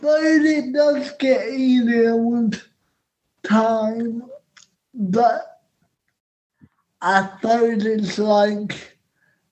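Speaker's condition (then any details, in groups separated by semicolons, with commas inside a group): Cerebral palsy; cerebral palsy present essentially all life; spasms, on medication three times daily after food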